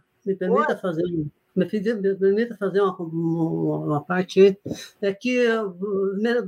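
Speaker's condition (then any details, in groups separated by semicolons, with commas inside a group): Parkinson's disease; symptoms come on at uncontrollable times; somewhat stiff or stuck at recording, expected to pass soon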